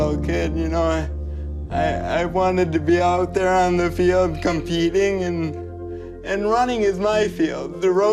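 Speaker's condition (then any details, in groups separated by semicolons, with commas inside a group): Cerebral palsy; present from birth, multiple surgeries; predicted might never speak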